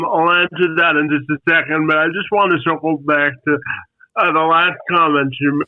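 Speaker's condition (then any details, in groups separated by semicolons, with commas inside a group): Spastic quadriplegic cerebral palsy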